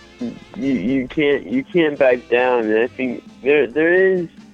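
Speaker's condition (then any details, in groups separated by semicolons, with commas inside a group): Mild cerebral palsy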